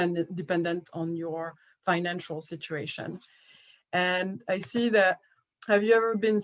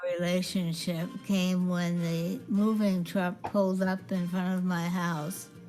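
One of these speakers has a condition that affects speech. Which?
The second: Parkinson's disease; about 16 years since diagnosis.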